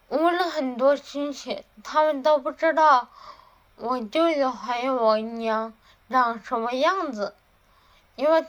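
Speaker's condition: Cerebellar atrophy, hereditary; tongue not nimble

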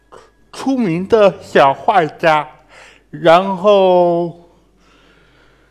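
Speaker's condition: Language impairment; cannot speak fluently when giving talk, repeats words, pauses with fillers

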